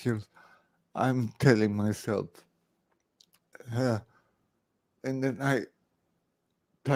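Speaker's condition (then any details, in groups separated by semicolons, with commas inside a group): Cerebral palsy; present from birth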